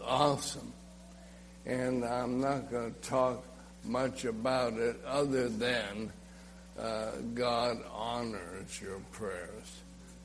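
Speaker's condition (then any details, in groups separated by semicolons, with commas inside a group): ALS; swallowing problems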